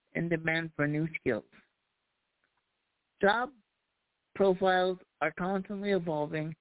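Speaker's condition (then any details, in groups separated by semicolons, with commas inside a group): Cerebral palsy; past challenges speaking up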